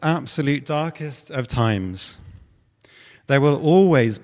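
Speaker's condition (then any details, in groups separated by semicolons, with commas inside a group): No condition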